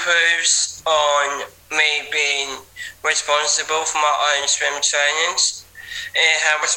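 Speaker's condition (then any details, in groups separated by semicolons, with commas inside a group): Down syndrome; age 19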